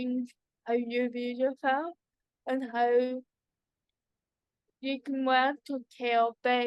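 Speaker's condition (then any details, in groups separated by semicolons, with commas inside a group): Cerebral palsy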